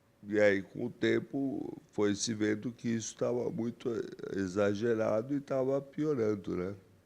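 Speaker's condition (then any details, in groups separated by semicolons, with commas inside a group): Amyotrophic lateral sclerosis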